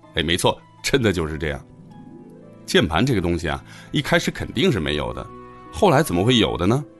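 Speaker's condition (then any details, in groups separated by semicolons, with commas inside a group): No condition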